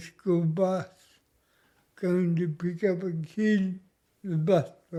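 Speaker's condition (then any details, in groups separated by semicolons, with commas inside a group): Cerebral palsy; speech noticeably affected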